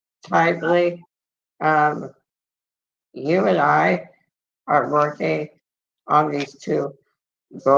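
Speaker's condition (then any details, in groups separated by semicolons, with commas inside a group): Muscular dystrophy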